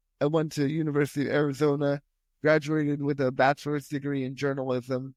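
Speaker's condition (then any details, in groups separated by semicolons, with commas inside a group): Spastic quadriplegic cerebral palsy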